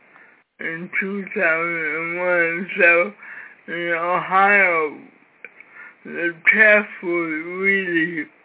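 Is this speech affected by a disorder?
Yes: cerebral palsy, severe; cannot talk well since childhood.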